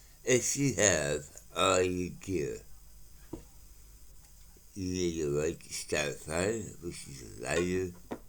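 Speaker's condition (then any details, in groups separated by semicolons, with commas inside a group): Mouth cancer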